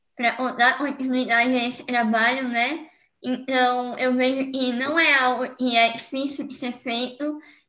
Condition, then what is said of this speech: Cleft palate. E claro que a minha voz ainda tem muito para melhorar, mas eu vejo que se não fosse a